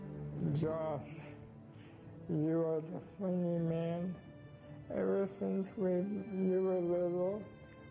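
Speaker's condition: ALS; voice tough to understand

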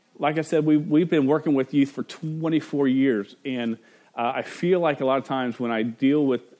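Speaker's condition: Stutter; stutter since age five, persisting through adulthood; stutters while giving a talk to parents; at times blocks and cannot say own name; repeated sounds

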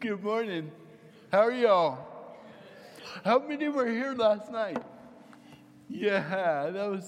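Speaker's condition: Cerebral palsy, mild; hand tremor

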